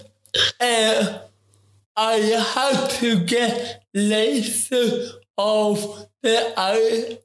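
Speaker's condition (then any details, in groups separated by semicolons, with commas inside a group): Ataxic cerebral palsy; affects coordination, movement, posture and balance; affects talking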